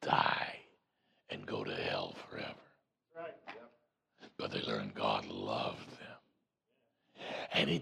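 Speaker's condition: Voice box removal needed; vocal cord cancer

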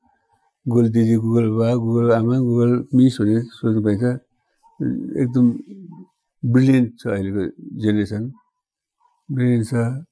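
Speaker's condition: Parkinson's disease; can't stride short distances

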